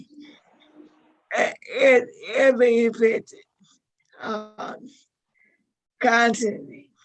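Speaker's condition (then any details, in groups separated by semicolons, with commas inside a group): Motor neuron disease; severe spasticity in hips and legs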